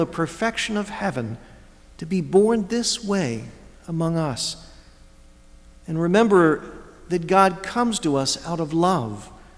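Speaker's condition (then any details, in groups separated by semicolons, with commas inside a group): No condition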